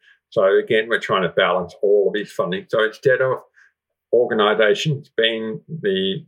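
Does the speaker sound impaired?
Yes: profound deafness, congenital, severe profound hearing loss; profound deafness since birth, hearing aids, cochlear implant in worse ear, right ear better; about 95% speech perception six months after implant, up from about 5%, still lip reads, Auslan second language; relearned speech sounds after implant with NDIS-funded speech therapist specialised in hearing loss.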